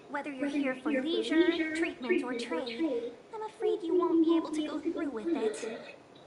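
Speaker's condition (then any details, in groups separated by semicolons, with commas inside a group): No condition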